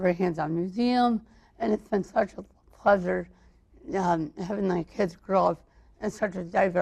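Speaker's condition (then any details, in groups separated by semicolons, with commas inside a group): Cerebral palsy, mild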